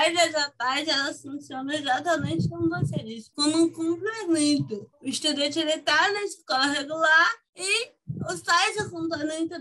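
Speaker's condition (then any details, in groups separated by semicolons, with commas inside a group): Cerebral palsy; from birth, motor sequelae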